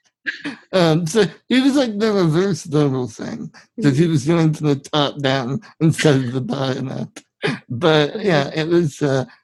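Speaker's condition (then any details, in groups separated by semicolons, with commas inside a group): Spinal muscular atrophy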